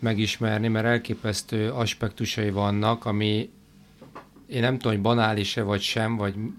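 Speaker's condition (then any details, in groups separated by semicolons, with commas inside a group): No condition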